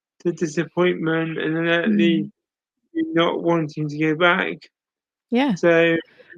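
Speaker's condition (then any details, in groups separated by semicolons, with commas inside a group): Cerebral palsy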